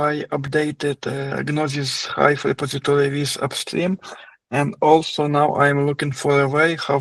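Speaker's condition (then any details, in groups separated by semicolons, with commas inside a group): No condition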